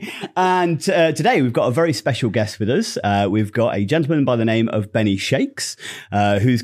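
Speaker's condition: No condition

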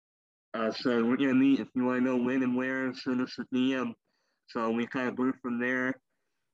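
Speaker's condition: Cleft lip and palate; couple dozen operations in first months

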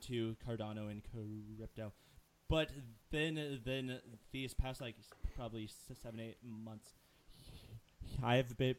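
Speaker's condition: Stutter; frequent word and phrase repetitions, part-word repetitions, repeated uh fillers, listeners mistake speech for drunkenness; repeated sounds, repeated words

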